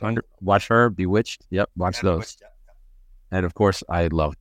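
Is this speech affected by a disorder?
No.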